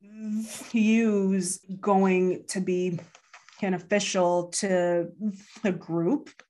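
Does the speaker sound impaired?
Yes: stuttering; lifelong stutter since grade school, past speech therapy, public speaking since 2014 as fear exposure; public speaking for about 5 years, taken up to face fear of talking; fluency varies day to day, some days very fluent, others not, worries about being understood; here prolonged sounds, blocks.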